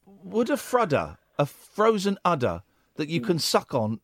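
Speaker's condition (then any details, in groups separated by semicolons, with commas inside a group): No condition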